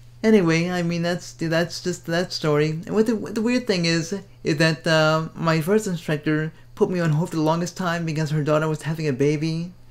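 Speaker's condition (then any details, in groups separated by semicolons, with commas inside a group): Cerebral palsy; speaks fast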